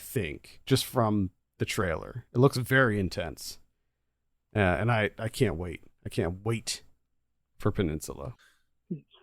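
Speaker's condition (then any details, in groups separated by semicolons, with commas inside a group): No condition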